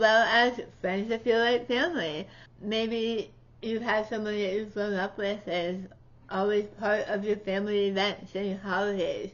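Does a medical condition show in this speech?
Yes: tongue cancer surgery.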